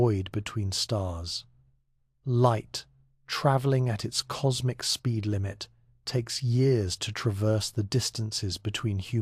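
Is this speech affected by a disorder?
No.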